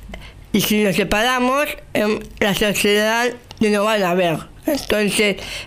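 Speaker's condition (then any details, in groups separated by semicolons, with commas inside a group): Down syndrome; age 35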